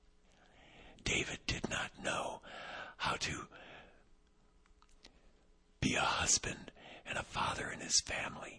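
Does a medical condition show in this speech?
Yes: vocal cord paralysis, unilateral.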